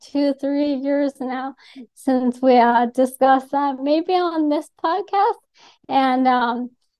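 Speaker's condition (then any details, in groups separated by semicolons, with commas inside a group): ALS; symptom-directed treatments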